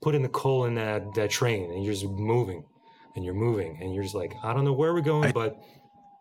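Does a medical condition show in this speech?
No.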